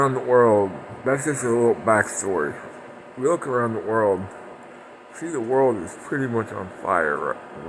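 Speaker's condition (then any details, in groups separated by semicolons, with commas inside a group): Parkinson's; speech impediment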